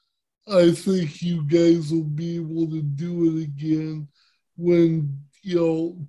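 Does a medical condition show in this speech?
Yes: cerebral palsy; speech impairment.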